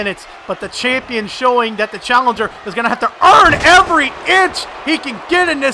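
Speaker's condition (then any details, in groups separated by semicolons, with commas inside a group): No condition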